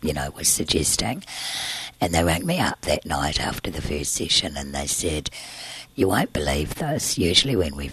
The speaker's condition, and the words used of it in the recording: Tracheostomy. Yeah, well, as we said before, you know, people tend to be focused on how I sound rather than what I'm saying, so...